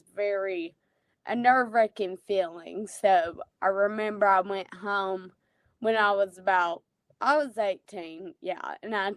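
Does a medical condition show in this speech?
Yes: Friedreich's ataxia.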